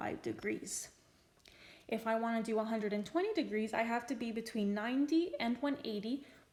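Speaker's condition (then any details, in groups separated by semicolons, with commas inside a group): No condition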